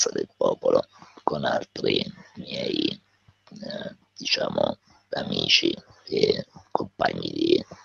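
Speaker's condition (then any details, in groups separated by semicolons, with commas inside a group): Laryngectomy; head and neck tumour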